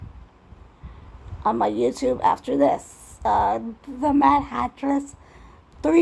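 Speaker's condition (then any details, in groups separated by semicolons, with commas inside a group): Cerebral palsy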